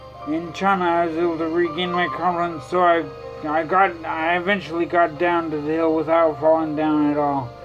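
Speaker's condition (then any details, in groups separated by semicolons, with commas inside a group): Traumatic brain injury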